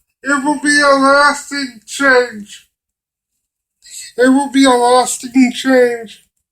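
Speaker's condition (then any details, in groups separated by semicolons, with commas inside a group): Cerebral palsy; limited use of the hands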